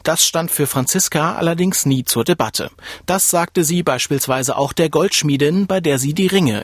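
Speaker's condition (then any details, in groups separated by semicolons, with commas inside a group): No condition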